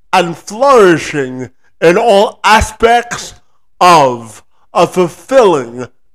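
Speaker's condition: Cerebral palsy; congenital, present from birth

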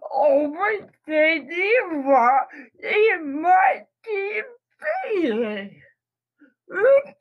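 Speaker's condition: Cerebral palsy; words may be hard to catch

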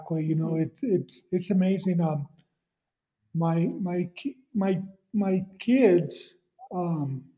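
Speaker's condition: Aphasia; caused by stroke about 3 years ago, unable to talk initially, month in hospital, foot affected; about 3 years since stroke, outpatient speech therapy with Melissa Kurrle in Colorado; knows what to say but finds wrong words, talks around words, uses voice-to-text, scripts

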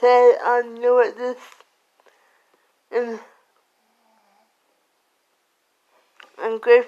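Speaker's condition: Cerebral palsy; slurred speech

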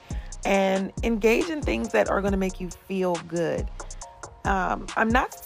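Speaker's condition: No condition

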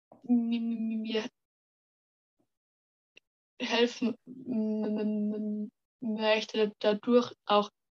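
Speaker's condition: Stuttering; stuttering since kindergarten age, many logopedists and speech therapists, stuttering therapy groups with other stutterers; part-word and word repetitions, we wegzulaufen; repeated sounds, prolonged sounds

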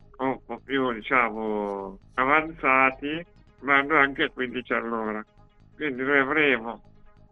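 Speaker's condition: Duchenne muscular dystrophy; walked until age 10, then first electric wheelchair due to disease

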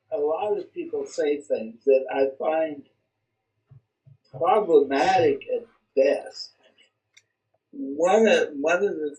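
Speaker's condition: Cerebral palsy; speech not affected

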